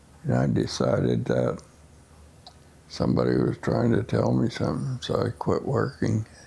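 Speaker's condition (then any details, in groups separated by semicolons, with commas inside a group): Essential tremor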